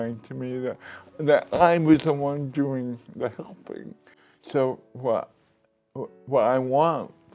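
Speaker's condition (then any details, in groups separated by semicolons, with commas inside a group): Cerebral palsy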